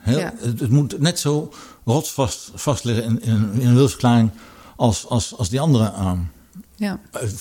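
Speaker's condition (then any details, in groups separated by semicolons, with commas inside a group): Parkinson's disease; becomes choked up discussing topic, attributed partly to Parkinson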